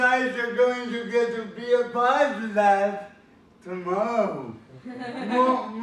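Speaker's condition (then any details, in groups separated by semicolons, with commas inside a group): Cerebral palsy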